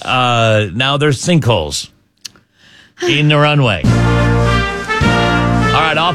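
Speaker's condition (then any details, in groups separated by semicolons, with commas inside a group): No condition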